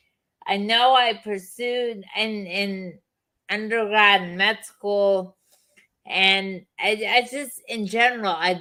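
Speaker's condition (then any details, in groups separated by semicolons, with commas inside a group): Chronic lyme disease; voice and speech unclear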